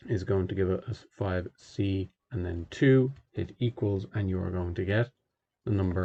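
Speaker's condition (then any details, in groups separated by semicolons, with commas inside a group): No condition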